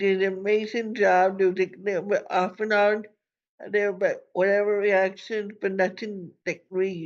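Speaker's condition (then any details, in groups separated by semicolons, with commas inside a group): Cerebral palsy; from birth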